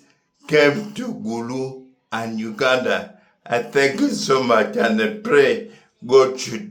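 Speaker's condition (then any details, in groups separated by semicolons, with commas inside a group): Neurological disease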